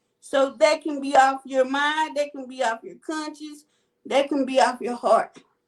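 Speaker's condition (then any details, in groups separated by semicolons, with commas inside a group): Cerebral palsy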